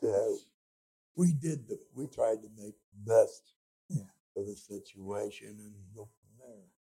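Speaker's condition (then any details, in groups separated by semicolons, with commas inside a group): Speech impediment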